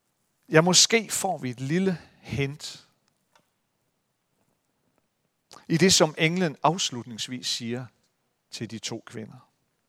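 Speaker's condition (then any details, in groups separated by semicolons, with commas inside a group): No condition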